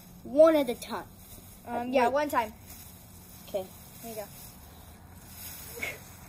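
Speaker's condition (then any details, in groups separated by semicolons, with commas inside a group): No condition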